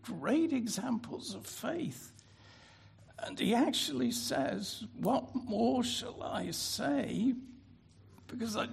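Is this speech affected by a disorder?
Yes: spasmodic dysphonia; spastic dysphonia, spasmodic dystonia subtype.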